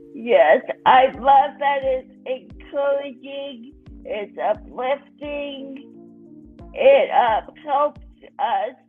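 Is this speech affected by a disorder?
Yes: cerebral palsy.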